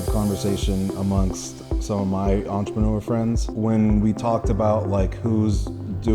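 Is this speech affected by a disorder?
No.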